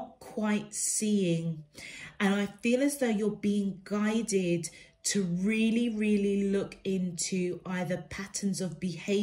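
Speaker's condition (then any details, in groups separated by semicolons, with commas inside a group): No condition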